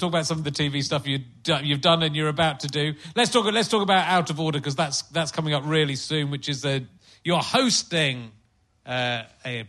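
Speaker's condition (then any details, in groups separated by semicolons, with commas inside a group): No condition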